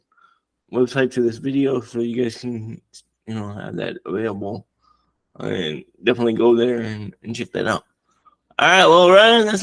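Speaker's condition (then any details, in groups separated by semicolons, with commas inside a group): Cerebral palsy, severe; wheelchair user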